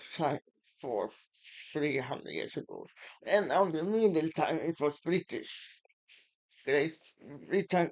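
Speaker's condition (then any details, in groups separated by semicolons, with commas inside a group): Muscular Parkinson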